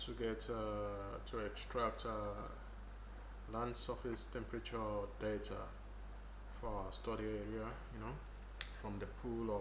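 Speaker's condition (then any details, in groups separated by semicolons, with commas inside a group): No condition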